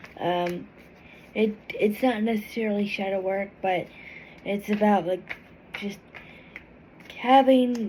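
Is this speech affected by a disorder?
Yes: cerebral palsy.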